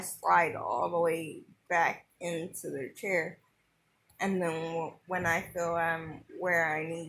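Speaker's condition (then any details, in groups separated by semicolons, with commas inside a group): Cerebral palsy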